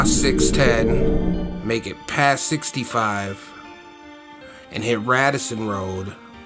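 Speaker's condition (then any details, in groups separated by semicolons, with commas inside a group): No condition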